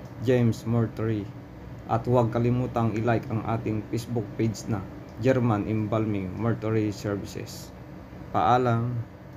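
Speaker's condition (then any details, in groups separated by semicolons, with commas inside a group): No condition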